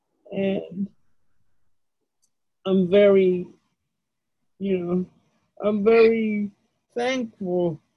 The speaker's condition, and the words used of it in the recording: Cerebral palsy. Because with our cerebral palsy, our voice is erratic.